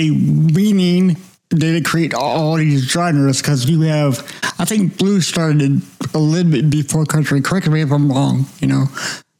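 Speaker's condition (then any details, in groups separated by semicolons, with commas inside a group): Cerebral palsy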